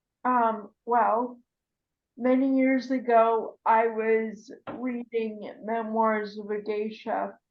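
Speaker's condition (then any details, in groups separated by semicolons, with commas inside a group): Cerebral palsy; arm spasms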